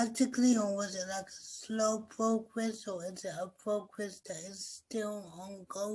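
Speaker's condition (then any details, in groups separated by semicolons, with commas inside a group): Cerebral palsy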